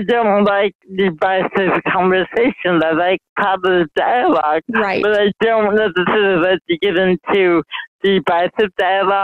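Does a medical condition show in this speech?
Yes: mild cerebral palsy; speech affected.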